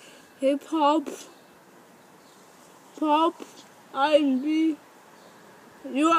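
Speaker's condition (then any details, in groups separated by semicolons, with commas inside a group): Cerebral palsy; birth oxygen deprivation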